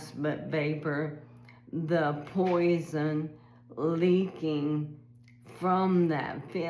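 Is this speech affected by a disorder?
Yes: ALS.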